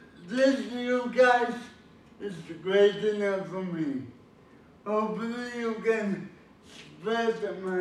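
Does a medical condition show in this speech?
Yes: cerebral palsy.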